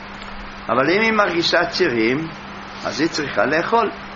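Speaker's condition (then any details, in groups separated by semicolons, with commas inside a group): No condition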